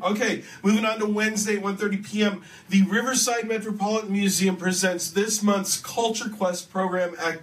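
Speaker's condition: No condition

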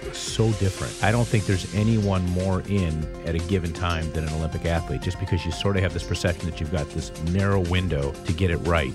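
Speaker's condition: No condition

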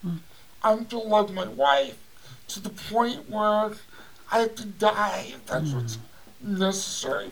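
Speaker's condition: Cerebral palsy; voice audibly affected

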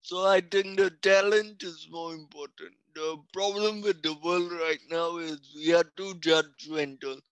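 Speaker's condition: Cerebral palsy; speech affected

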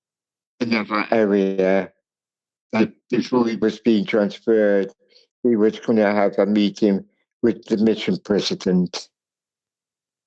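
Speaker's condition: Cerebral palsy; speech impairment

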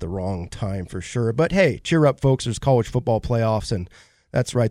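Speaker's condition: No condition

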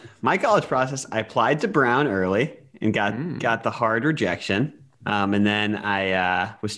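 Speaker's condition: No condition

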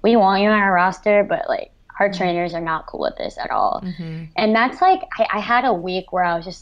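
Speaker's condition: Cleft lip and palate, severe; after stroke unable to speak, write or converse, dyslexia, speech pathologist and cognitive therapy, speech regained

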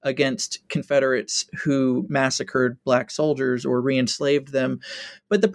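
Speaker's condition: No condition

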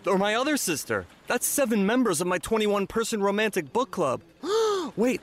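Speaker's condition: No condition

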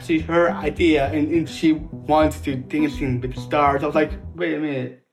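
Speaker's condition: Down syndrome; takes longer to do and learn things, slower pace, slower mentality

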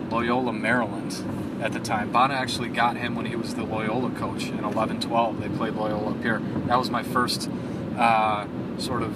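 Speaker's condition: No condition

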